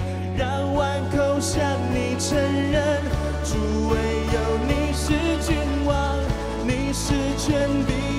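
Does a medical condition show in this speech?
No.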